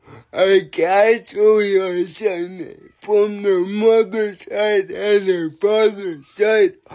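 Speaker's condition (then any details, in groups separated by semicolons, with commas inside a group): Cerebral palsy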